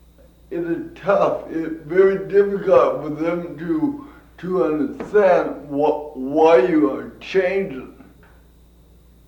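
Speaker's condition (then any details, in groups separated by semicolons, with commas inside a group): Cerebral palsy; from birth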